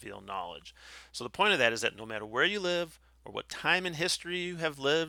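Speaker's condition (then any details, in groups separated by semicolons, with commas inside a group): No condition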